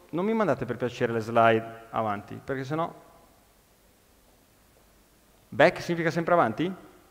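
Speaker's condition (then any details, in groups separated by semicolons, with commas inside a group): No condition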